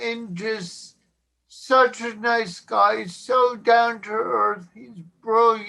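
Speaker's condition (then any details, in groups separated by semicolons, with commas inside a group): Cerebral palsy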